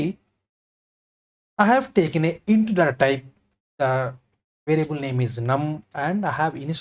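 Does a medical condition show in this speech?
No.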